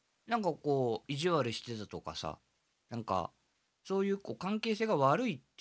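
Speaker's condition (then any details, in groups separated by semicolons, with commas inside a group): No condition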